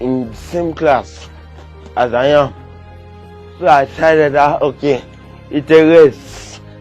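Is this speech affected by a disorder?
Yes: cerebral palsy.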